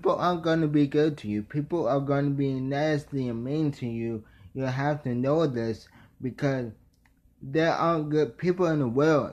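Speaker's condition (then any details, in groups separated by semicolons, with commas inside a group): Traumatic brain injury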